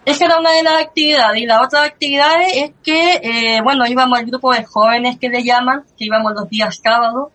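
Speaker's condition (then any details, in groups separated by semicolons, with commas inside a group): Cleft lip and palate; since early childhood, fissure present in kindergarten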